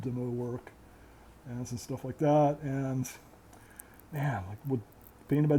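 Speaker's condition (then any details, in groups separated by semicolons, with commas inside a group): No condition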